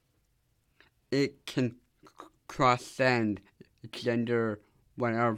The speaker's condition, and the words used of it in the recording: Down syndrome. I'm able to do public speaking.